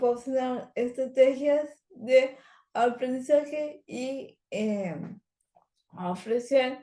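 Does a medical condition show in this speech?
Yes: cerebral palsy.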